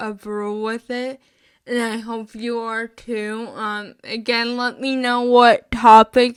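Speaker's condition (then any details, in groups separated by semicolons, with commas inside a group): Spastic cerebral palsy, mixed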